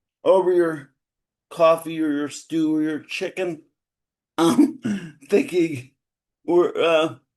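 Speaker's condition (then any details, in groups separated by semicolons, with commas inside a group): Cerebral palsy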